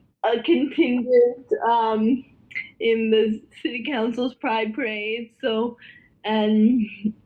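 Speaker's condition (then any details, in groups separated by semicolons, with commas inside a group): Cerebral palsy, spastic quadriplegia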